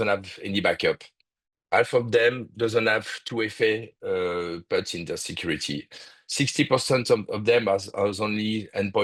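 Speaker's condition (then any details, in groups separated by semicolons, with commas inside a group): No condition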